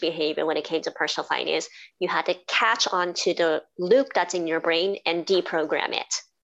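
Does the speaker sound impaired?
Yes: cleft palate and cleft lip; congenital, diagnosed as a baby, roof of mouth split into two, speech therapy as a teenager; formerly very difficult to speak properly, teachers could not hear speech in class, now clear.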